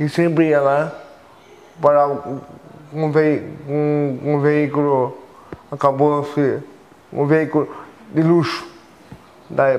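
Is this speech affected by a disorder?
Yes: cerebral palsy; from extreme premature birth, physical disability.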